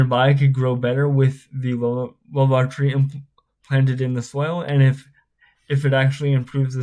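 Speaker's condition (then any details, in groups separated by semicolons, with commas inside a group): Spastic cerebral palsy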